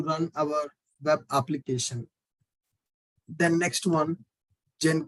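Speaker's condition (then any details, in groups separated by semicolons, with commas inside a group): No condition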